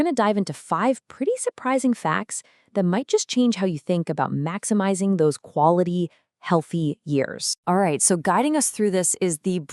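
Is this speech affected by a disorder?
No.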